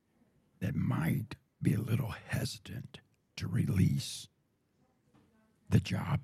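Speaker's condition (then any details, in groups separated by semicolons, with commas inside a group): Throat cancer surgery, voice box tumor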